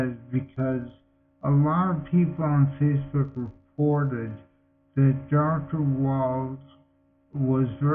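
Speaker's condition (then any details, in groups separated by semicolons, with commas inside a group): Multiple sclerosis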